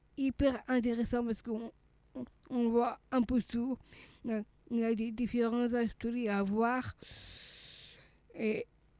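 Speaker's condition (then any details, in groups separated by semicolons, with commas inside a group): Down syndrome (trisomy 21); age 39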